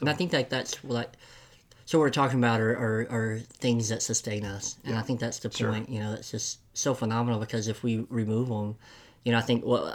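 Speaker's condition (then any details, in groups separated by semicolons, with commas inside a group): Cleft lip and palate; congenital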